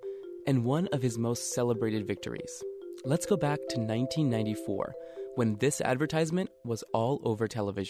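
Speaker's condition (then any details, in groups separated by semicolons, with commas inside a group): No condition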